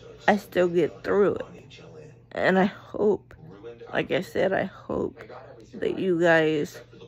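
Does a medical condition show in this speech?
Yes: cerebral palsy.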